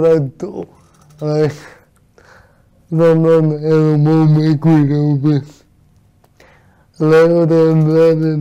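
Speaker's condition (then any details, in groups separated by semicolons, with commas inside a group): Cerebral palsy; present since birth; difficulty speaking, sometimes not understood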